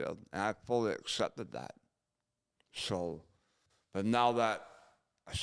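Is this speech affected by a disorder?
Yes: gunshot injury to chin.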